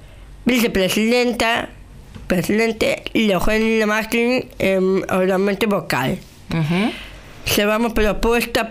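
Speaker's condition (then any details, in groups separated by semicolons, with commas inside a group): Down syndrome; with intellectual disability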